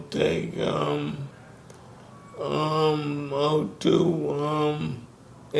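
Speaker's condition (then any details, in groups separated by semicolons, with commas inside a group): ALS; raspy voice, speech slow, effortful, many pauses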